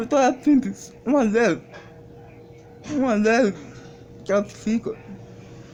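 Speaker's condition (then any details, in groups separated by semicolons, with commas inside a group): Cerebral palsy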